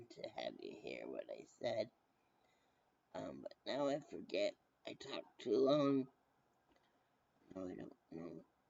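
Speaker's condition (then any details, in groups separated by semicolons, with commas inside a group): Brain injury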